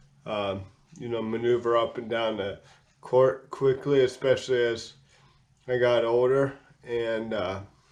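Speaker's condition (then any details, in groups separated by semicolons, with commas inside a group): Cerebral palsy; physical disability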